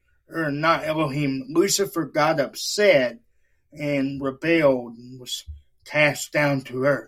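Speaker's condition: Cerebral palsy; wheelchair user

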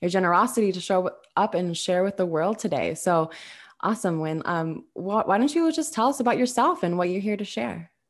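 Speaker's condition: No condition

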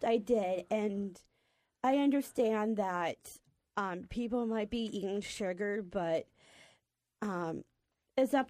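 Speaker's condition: Down syndrome

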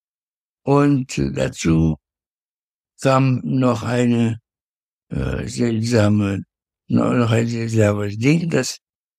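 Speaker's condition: Parkinson's disease; forgets words mid-sentence

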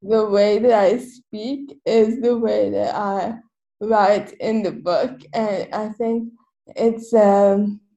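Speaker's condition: Cerebral palsy; quadriplegic, wheelchair user

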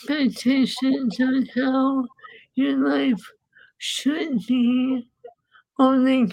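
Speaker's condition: ALS; quadriplegic

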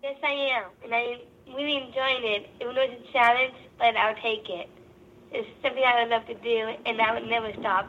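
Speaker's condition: Down syndrome; from birth, occupational therapy from 2 months, UCLA early intervention from 7 months, physical, horseback, swim therapy; childhood speech therapy two to three or more weekly, deep-breath practice blowing candles, cotton balls

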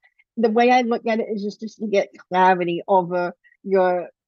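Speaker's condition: Bilateral cleft lip and palate; congenital bilateral cleft lip and palate, over 20 surgeries from two months to late twenties

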